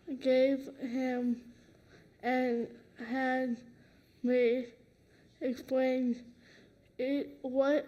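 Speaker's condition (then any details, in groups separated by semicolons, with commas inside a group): Cerebral palsy; speech affected a little, swallowing difficulty predicted at birth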